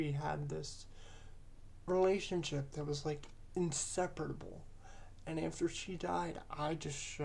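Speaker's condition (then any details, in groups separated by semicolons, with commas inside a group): Cerebral palsy; present from birth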